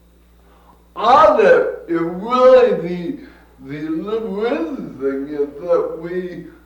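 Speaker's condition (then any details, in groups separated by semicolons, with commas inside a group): Cerebral palsy; from birth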